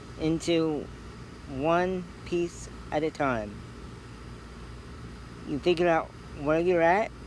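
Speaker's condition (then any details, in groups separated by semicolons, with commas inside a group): Cerebral palsy; scoliosis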